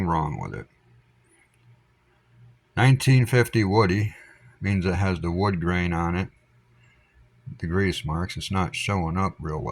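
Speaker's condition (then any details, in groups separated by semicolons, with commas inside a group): No condition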